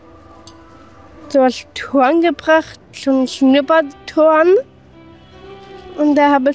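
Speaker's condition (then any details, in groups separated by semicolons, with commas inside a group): Down syndrome; trisomy 21, lacks body tension, compensated by intensive training building muscle; 16 years old, better posture through regular training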